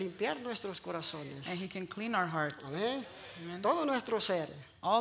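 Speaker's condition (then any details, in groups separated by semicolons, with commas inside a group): No condition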